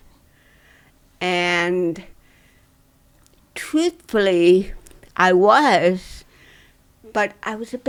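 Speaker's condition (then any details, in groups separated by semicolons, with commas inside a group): Cerebral palsy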